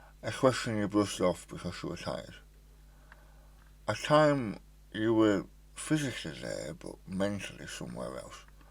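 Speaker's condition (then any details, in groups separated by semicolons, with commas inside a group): Stage 4 tongue cancer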